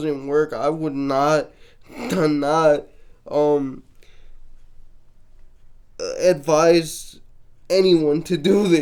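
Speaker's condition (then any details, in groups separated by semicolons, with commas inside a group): Cerebral palsy, mixed, mild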